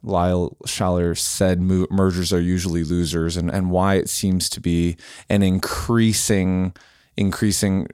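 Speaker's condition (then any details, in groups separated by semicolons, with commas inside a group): No condition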